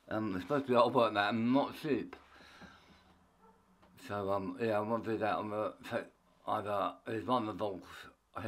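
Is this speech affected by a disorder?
Yes: tongue cancer; half tongue removed.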